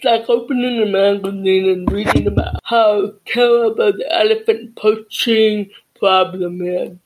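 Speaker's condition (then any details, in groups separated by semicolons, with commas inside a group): Deafness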